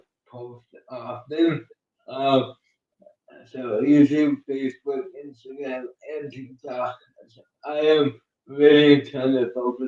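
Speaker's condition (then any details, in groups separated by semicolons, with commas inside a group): Cerebral palsy; uses one hand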